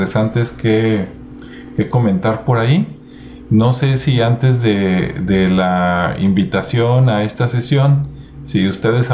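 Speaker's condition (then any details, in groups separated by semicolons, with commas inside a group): No condition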